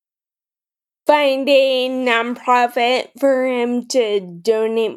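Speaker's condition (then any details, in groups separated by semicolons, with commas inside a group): Friedreich's ataxia; ambulatory until about 21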